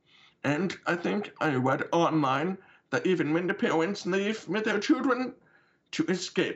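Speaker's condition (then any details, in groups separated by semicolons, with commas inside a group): Deafness with cochlear implant; cochlear implant on side of head, once damaged by water and repaired; uses cochlear implant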